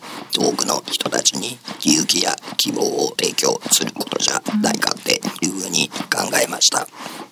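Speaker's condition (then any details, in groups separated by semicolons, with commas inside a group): Laryngectomy, esophageal speech; 5 cm cervical esophageal cancer at esophageal entrance behind vocal cords, recurred after two years, larynx removed, reoperation; voice lost with larynx removal, single words came after a while, improves with practice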